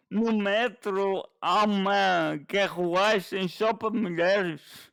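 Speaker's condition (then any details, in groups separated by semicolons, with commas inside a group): Cerebral palsy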